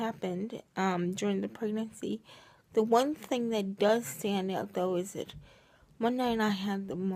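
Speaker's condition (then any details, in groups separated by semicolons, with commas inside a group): Cerebral palsy, triplegia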